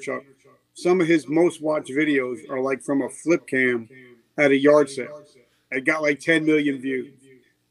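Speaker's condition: No condition

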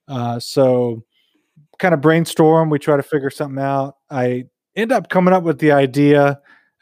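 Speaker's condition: No condition

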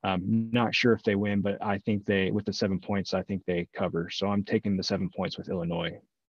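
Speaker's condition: No condition

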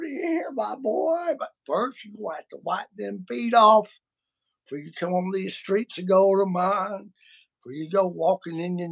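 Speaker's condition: Vocal cord surgery; multiple vocal cord surgeries

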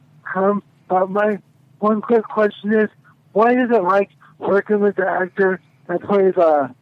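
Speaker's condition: Cerebral palsy

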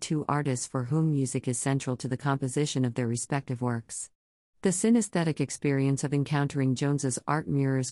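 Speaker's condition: No condition

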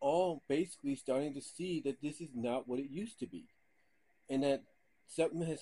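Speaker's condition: No condition

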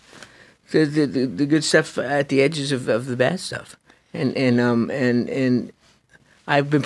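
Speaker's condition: Parkinson's disease; young onset

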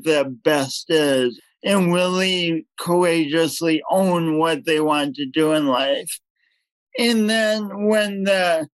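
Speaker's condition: Speech impediment from birth injury; pronounced speech impediment

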